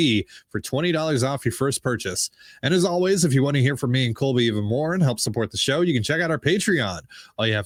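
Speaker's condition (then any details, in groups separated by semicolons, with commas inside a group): No condition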